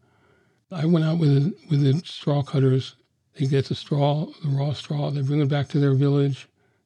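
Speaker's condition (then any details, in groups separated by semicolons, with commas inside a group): Parkinson's disease; Parkinson's progressing rapidly, fatal a few months after recording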